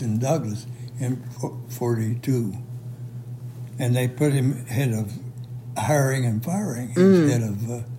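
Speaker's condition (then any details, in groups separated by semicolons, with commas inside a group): Parkinson's, severe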